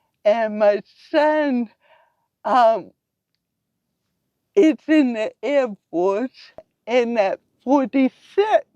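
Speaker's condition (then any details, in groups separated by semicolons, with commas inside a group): Cerebral palsy; from birth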